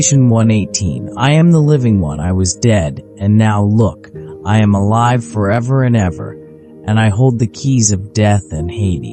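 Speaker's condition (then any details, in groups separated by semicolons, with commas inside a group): No condition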